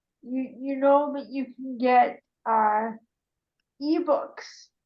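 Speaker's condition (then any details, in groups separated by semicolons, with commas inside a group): Cerebral palsy; arm spasms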